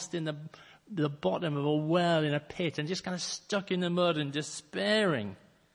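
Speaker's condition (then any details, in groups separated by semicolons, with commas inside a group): No condition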